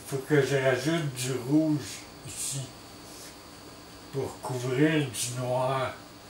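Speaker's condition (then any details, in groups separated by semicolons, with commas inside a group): Traumatic brain injury; surgery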